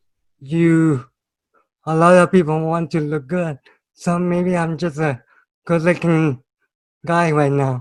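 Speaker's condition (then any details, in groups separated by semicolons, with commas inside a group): Cerebral palsy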